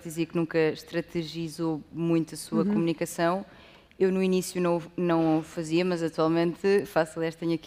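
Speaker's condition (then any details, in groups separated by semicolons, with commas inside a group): No condition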